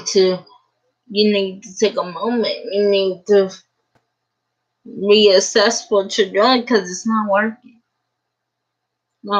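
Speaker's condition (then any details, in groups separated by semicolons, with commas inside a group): Cerebral palsy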